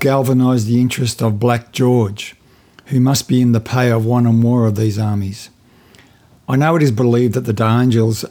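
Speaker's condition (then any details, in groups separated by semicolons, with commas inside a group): No condition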